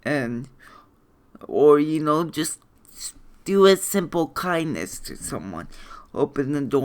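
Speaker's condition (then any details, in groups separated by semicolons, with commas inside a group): Cerebral palsy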